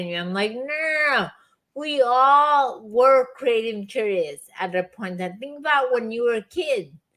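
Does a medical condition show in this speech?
Yes: chronic lyme disease.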